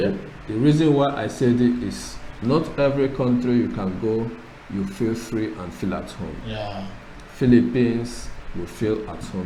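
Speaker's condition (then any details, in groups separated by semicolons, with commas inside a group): No condition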